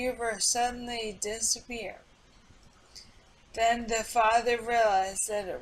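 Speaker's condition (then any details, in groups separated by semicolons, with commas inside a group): Multiple sclerosis; speech affected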